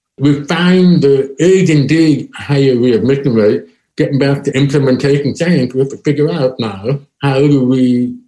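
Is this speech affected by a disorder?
Yes: deafness, profound; diagnosed at age four, no intervention first 3-4 years, mainstream schooling; cannot understand masked speakers.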